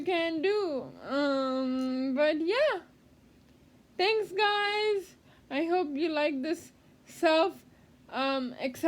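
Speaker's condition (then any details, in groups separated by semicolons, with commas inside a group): Cerebral palsy; speech therapy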